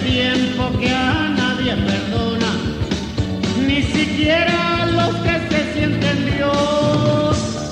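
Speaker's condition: No condition

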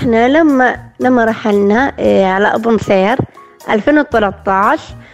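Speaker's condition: Down syndrome; Down syndrome from birth, born premature, heart stopped at birth, on ventilator as newborn; 23 years old, now in good health

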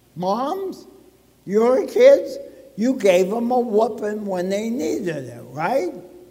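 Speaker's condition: ALS (Lou Gehrig's disease); affects speaking

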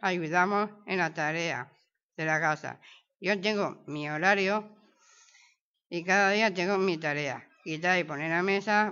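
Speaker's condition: Down syndrome

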